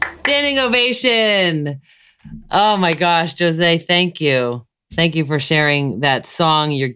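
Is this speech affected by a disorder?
No.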